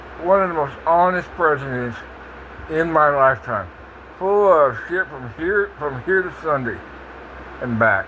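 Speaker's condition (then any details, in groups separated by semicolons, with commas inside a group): Parkinson's; speech impediment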